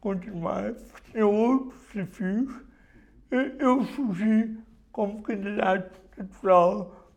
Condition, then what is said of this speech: Cerebral palsy. Porque o facto de ter dificuldades a falar, acho que não tenho dificuldades a comunicar, são coisas diferentes.